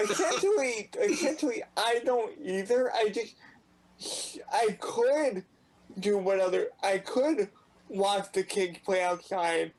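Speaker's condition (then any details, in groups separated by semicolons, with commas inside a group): Cerebral palsy; from birth; diagnosed age 2.5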